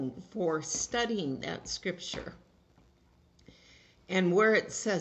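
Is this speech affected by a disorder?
No.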